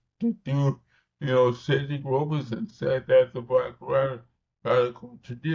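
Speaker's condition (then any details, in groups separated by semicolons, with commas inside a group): Cerebral palsy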